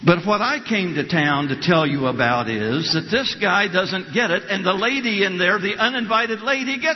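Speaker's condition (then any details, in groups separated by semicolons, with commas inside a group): No condition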